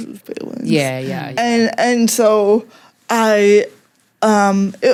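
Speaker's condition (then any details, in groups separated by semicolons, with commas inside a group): Cerebral palsy; speech most affected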